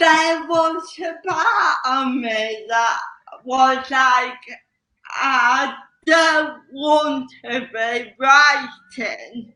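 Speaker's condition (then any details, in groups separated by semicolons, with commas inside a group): Cerebral palsy; slow speech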